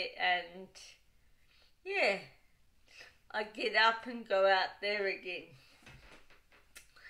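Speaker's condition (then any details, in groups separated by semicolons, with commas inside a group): Cerebral palsy; lack of oxygen at birth, limited body use, wheelchair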